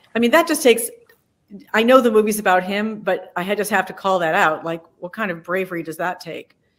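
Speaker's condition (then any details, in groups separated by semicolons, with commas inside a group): No condition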